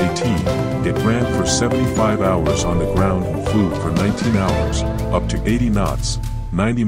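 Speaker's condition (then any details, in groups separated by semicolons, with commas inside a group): No condition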